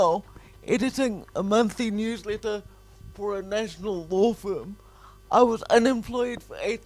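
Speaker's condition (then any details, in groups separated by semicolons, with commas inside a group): Cerebral palsy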